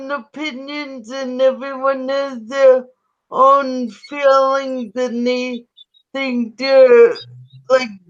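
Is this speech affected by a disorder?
Yes: spastic ataxic cerebral palsy.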